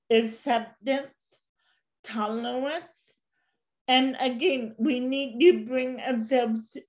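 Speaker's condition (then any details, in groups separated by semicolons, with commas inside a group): Cerebral palsy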